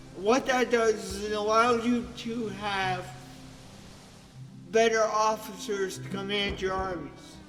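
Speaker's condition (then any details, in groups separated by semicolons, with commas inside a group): Cerebral palsy; only one hand usable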